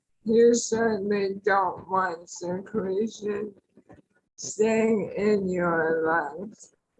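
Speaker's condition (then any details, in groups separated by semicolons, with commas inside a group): ALS; tracheostomy; after tracheostomy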